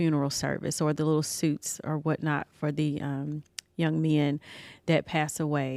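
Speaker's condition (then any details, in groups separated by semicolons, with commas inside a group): No condition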